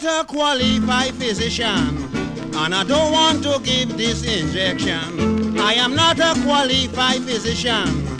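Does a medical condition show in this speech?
No.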